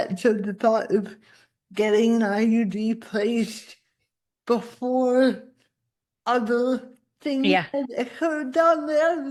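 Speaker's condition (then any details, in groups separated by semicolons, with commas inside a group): Cerebral palsy; spasticity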